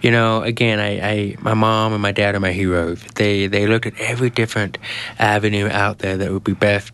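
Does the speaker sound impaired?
Yes: genetic hearing loss; congenital genetic 90% hearing loss inherited from father, diagnosed almost age two, no cochlear implant; speaks well after years of therapy, trouble understanding unfamiliar accents on phone.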